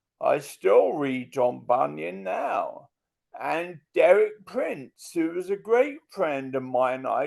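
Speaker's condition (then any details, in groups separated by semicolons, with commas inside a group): Multiple sclerosis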